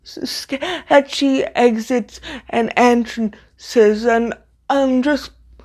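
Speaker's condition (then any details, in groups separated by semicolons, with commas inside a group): Cerebral palsy, severe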